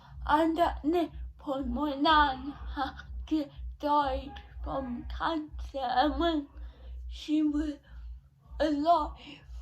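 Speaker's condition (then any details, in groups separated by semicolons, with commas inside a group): Cerebral palsy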